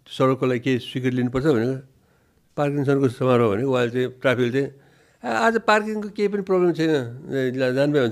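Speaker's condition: Parkinson's disease; about 12 years since diagnosis, DBS first in Nepal successful, stable, steps shrinking, shakes a lot

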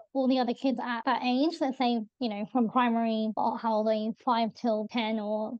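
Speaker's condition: Bilateral cleft lip and palate; congenital

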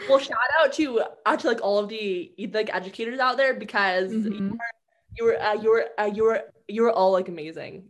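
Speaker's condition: Stuttering; stuttering since childhood, has had speech therapy; speaks in a different way, self-described as communicating just fine; repeated words, prolonged sounds

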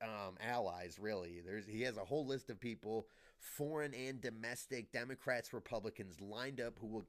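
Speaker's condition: No condition

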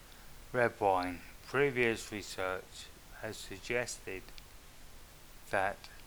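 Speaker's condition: Multiple sclerosis; no medication for first 10 years, relatively stable then, hospitalised about 2 years ago; eyes struggling today, reading slowly, denies fatigue as such; may be starting to slur words, slowed reading pace

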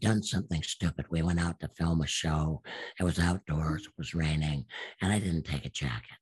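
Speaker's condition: Absent vocal cords; speech therapist saw no hope

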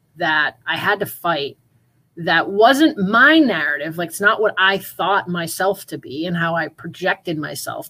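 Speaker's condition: No condition

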